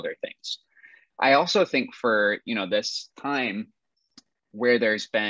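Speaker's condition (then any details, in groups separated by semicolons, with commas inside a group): No condition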